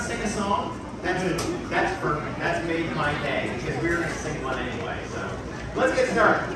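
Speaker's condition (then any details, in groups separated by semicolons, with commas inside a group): No condition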